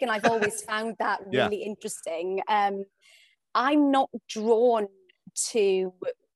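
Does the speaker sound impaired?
Yes: stammer; never stammered on stage, stammering made acting auditions excruciating; here prolonged sounds.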